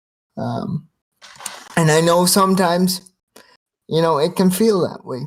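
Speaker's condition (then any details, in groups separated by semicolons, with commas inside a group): Cerebral palsy, spastic quadriplegia, severe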